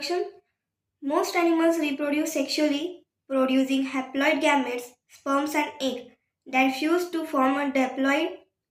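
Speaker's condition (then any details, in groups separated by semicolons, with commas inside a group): No condition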